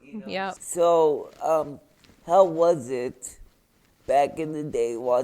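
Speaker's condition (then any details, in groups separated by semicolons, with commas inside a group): Cerebral palsy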